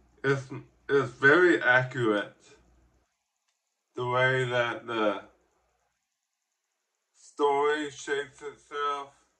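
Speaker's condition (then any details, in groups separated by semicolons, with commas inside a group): Ataxic cerebral palsy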